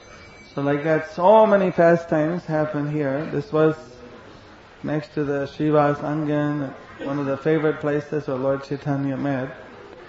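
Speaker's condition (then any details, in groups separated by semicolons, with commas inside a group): No condition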